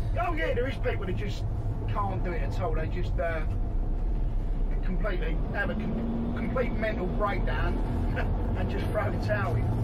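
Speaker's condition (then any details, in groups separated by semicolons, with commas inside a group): No condition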